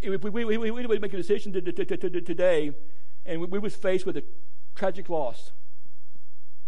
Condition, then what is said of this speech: Stuttering. I stutter more and I get tireder.